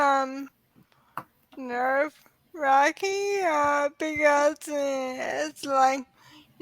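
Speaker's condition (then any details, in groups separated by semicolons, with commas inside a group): ALS; sporadic form, onset in pinky finger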